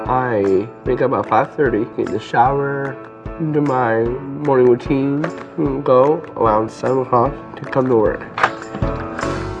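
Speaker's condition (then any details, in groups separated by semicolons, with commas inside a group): Down syndrome; diagnosed disability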